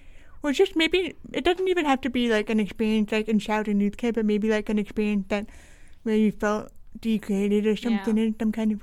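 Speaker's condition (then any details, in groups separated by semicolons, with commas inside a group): Deaf with cochlear implant, congenital; born deaf, hard to hear everyone in group work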